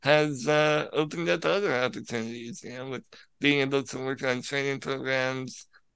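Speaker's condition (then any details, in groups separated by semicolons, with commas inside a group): Spinal muscular atrophy; wheelchair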